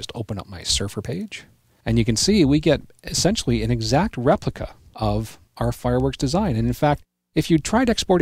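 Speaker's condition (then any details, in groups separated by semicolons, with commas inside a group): No condition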